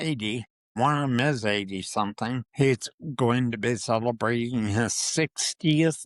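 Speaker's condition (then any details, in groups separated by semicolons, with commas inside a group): Parkinson's disease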